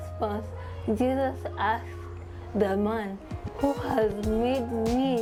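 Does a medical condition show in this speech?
Yes: cerebral palsy; from birth.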